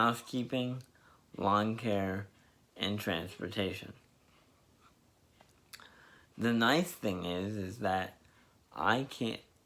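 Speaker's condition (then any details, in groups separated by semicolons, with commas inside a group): Spastic diplegia cerebral palsy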